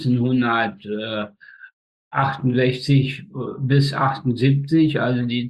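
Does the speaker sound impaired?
Yes: spastic tetraparesis, spastic quadriplegia; speech control difficulties.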